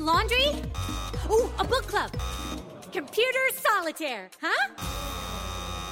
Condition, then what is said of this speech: None; typical speech.